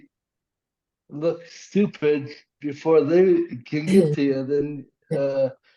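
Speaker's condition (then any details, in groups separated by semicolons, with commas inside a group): Cerebral palsy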